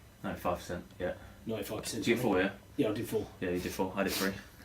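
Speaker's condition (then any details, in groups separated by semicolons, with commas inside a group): No condition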